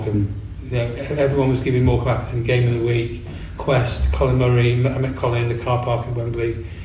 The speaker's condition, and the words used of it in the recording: Parkinson's disease. And it affects things like my speech. So I speak quieter, I mumble a lot, which I never used to do.